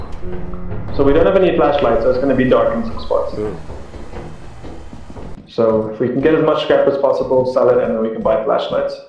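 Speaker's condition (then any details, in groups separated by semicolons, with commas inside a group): No condition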